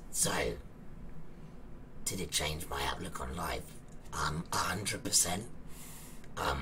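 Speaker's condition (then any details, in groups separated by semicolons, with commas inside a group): Laryngectomy; laryngectomy for thyroid cancer, trachea partly removed, neck stoma valve; terminal stage 4 cancer, radiotherapy, radioiodine, three surgeries; breathes through neck, presses valve to speak, swallowing trouble, mucus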